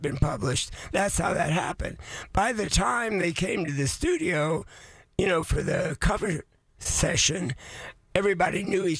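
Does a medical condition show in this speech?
Yes: voice changed after vocal cord surgery; vocal cord surgery about two years ago, man aged 81; about two years since vocal cord surgery; likened to Miles Davis after surgery, may sound less clear.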